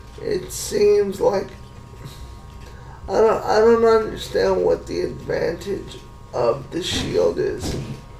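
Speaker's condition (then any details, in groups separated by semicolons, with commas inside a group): Cerebral palsy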